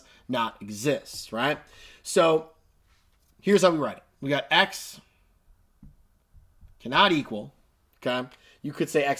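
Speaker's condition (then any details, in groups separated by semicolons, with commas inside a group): No condition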